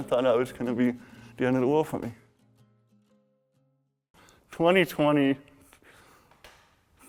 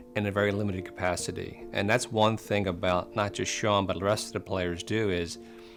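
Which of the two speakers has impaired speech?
The first: cerebral palsy; from birth, motor impairment.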